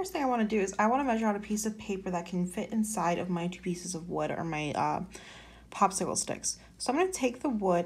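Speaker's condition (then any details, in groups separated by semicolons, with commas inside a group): No condition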